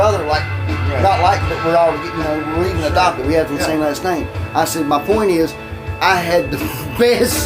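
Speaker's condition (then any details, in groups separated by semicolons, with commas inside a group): No condition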